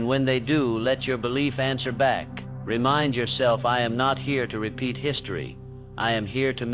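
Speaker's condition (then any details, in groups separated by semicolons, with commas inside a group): No condition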